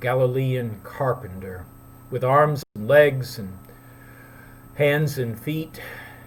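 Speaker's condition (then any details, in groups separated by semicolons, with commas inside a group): No condition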